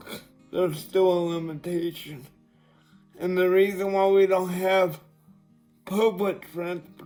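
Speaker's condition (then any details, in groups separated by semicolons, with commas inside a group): Cerebral palsy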